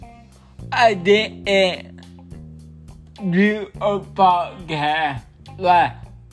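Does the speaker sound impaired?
Yes: cerebral palsy.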